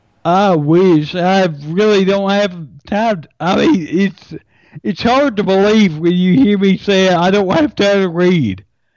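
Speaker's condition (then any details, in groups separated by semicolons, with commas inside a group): Friedreich's ataxia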